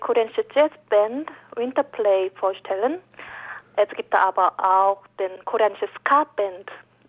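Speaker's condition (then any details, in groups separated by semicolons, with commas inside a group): No condition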